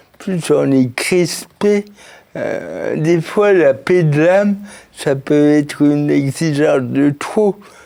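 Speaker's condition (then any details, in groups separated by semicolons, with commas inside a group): Cerebral palsy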